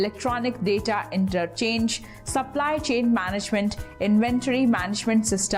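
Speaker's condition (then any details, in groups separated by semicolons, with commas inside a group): No condition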